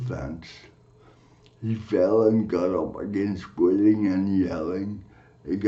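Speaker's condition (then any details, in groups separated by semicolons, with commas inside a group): Cerebral palsy; from birth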